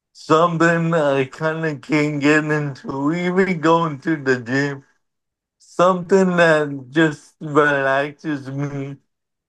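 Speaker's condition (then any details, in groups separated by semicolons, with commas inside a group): Cerebral palsy; wheelchair over the years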